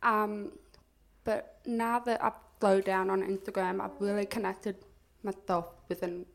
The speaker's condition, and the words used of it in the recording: Deafness. All my life, I think a lot of people mentioned or labelled me as hearing impaired because I could talk.